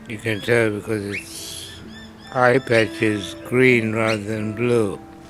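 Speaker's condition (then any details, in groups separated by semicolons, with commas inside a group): Slurred speech from poisoning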